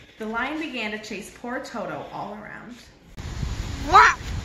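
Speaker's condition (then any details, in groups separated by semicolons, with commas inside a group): No condition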